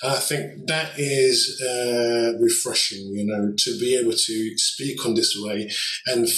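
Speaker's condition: Stuttering; stuttering comes up sometimes; prolonged sounds

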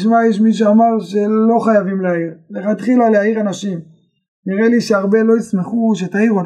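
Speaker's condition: No condition

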